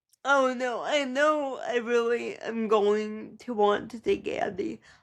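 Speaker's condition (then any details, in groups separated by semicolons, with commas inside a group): Cerebral palsy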